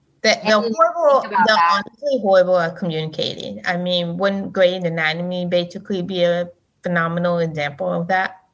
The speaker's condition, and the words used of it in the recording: Deafness. So you just naturally like elevate your voice when you can't hear yourself.